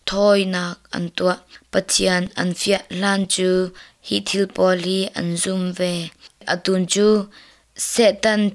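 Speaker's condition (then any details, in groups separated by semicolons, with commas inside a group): No condition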